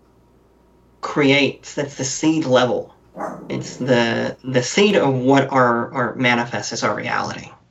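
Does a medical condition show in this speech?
Yes: cleft lip and palate; more nasal-sounding voice due to cleft.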